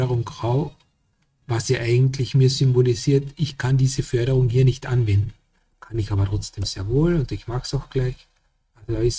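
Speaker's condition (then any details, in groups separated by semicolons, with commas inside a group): No condition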